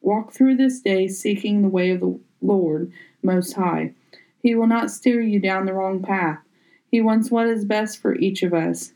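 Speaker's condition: No condition

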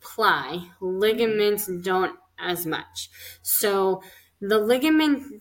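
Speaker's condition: Cleft lip and palate; several facial surgeries

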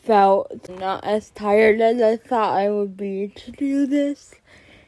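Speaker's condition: Cerebral palsy; more jerking in class

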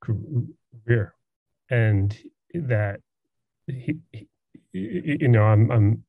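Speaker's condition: Stutter; markedly less coherent speech around age 20 to 21; still stutters, speech more conversational and coherent than in early twenties; blocks, repetitions, pauses while speaking, otherwise conversational and coherent; repeated sounds, prolonged sounds, blocks

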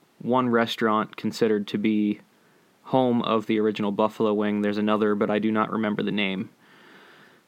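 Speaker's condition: No condition

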